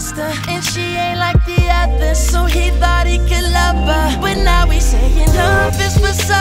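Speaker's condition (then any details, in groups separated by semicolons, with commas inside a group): No condition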